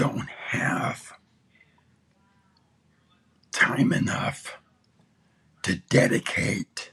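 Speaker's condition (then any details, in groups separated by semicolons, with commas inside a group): Throat cancer; tracheostomy tube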